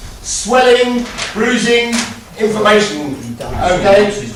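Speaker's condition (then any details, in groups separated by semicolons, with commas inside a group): No condition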